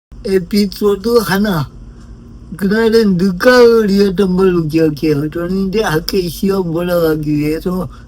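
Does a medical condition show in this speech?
Yes: brain lesion disability.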